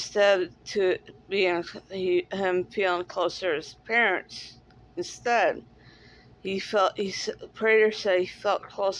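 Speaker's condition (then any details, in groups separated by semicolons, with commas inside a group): Cerebral palsy; speaks differently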